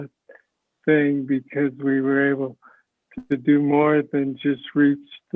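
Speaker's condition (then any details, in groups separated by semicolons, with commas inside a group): Parkinson's disease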